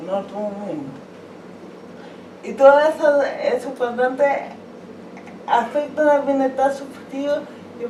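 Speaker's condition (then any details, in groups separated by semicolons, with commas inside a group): Cerebral palsy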